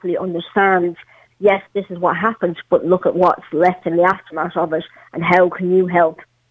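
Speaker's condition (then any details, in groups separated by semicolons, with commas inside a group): Cleft palate; congenital, prosthetic limb since 12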